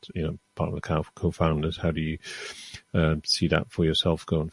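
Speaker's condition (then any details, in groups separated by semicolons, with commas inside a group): No condition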